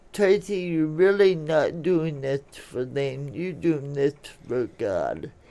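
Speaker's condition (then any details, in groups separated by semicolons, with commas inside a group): Cerebral palsy; affects speech and motor skills including hands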